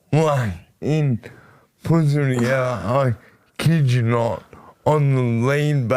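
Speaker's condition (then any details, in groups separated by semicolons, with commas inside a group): Motor neurone disease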